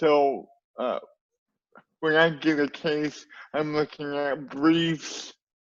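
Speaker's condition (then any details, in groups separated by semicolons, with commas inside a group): Cerebral palsy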